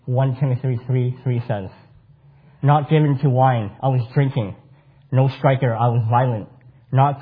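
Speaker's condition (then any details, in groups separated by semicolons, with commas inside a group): Cleft palate; congenital cleft palate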